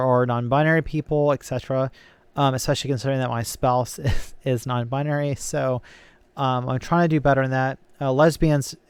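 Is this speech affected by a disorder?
No.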